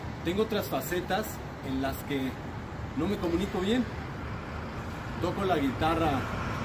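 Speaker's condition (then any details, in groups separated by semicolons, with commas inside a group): No condition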